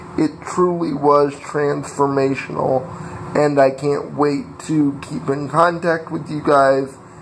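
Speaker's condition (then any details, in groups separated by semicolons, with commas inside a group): Cerebral palsy; from birth, second most severe of four types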